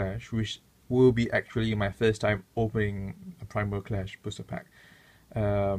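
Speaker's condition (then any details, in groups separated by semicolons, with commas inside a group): No condition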